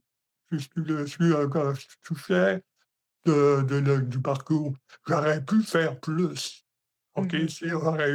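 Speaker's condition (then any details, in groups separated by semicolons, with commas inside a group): Hemiparalysis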